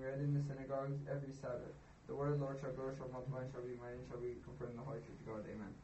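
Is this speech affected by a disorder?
No.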